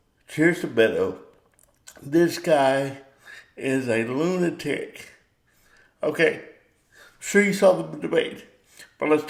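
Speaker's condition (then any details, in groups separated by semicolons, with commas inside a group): Cerebral palsy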